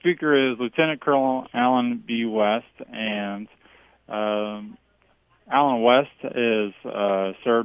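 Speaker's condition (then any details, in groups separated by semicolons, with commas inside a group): No condition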